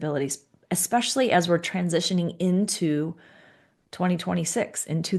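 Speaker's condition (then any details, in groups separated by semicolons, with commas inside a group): No condition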